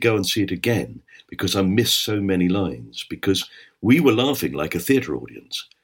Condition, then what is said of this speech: No condition.